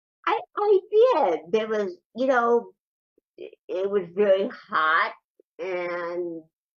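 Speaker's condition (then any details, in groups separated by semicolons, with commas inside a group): Cerebral palsy; neck surgery at 43; slow typing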